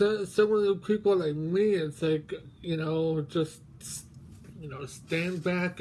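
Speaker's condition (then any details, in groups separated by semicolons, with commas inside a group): Mobius syndrome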